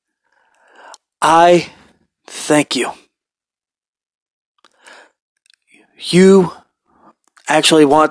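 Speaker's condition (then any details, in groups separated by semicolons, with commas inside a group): Stuttering; stutters when very talkative or engaged in a topic, apologizes for stuttering on air; blocks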